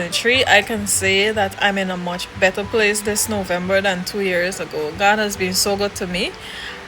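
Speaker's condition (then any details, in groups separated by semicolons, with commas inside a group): No condition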